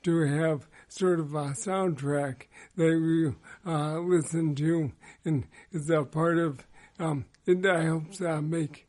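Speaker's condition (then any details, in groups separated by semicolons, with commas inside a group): ALS; over 12 years since diagnosis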